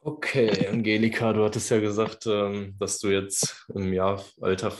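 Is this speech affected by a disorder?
No.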